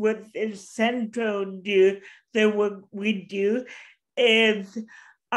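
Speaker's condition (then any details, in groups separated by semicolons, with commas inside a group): Cerebral palsy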